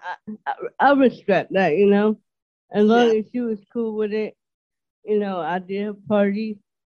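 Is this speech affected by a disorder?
Yes: dysarthria; host notes listeners may notice.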